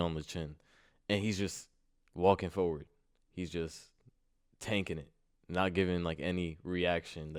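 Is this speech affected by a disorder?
No.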